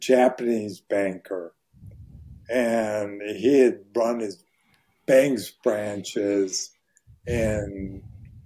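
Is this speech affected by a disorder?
Yes: ALS; probably hereditary, father and uncle died of ALS; voice very hoarse.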